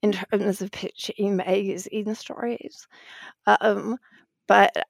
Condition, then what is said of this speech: Spasmodic dysphonia. And you want to give our audience a little bit more context on you so that they know their audio isn't glitching here?